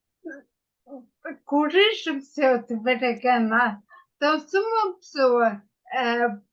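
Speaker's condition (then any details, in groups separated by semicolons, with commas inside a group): Ataxia after brain injury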